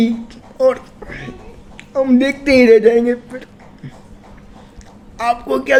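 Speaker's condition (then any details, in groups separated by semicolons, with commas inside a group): Cerebral palsy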